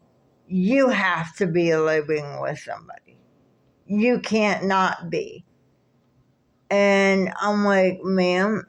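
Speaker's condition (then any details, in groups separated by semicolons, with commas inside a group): Cerebral palsy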